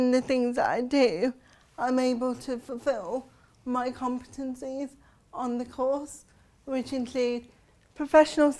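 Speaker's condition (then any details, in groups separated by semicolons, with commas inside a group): Cerebral palsy; since birth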